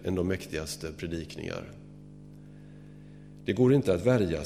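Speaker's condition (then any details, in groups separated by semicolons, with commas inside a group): No condition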